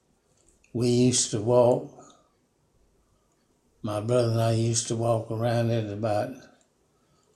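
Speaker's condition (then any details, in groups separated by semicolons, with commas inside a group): Parkinson's; about 5 years since onset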